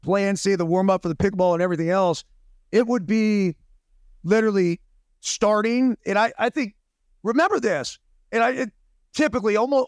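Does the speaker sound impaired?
No.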